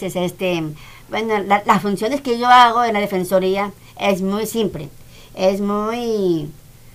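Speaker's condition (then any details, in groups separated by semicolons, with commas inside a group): Down syndrome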